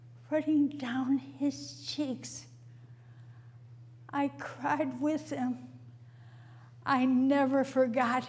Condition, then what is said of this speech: Stroke. My memory and speech have also been critically affected.